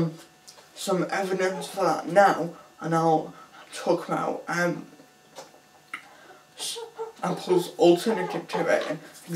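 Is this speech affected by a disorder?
Yes: cerebral palsy.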